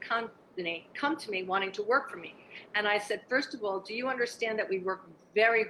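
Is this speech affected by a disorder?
No.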